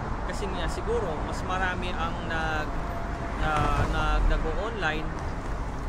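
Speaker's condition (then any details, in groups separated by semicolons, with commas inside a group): No condition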